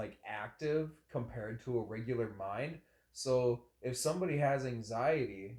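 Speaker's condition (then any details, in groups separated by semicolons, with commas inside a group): No condition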